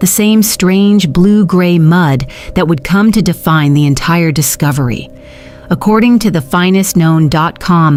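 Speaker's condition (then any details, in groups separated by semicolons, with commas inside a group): No condition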